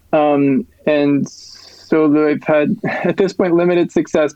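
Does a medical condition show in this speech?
No.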